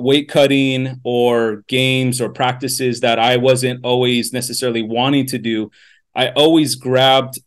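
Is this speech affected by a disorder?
No.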